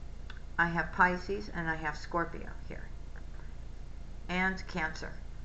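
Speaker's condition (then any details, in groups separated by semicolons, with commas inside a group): No condition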